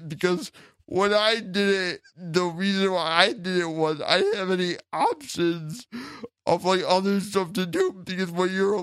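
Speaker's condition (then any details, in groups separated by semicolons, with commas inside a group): Cerebral palsy; since childhood, wheelchair user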